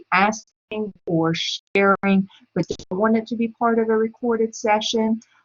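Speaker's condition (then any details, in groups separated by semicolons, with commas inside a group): No condition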